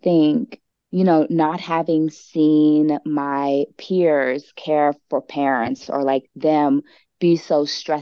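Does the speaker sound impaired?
Yes: stuttering; discloses stutter at start of conversations; here prolonged sounds.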